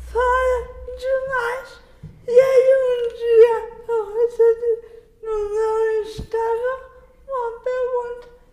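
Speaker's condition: Cerebral palsy; cerebral palsy from birth, dictates texts for another person to write down; listeners sometimes misunderstand words, difficulty with punctuation when writing

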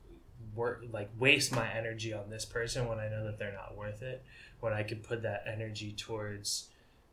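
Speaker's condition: No condition

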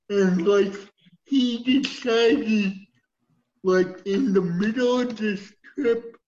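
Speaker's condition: Cerebral palsy; uses wheelchair

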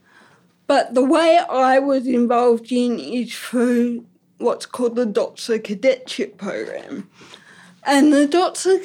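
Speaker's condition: Ataxic cerebral palsy; impaired coordination

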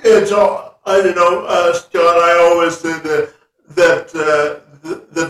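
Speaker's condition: Cerebral palsy; cerebral palsy since birth

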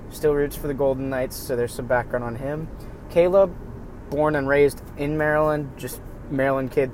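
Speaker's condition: No condition

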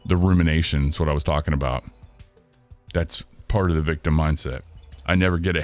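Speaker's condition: No condition

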